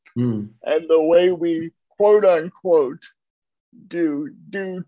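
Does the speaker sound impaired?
Yes: cerebral palsy; uses a wheelchair.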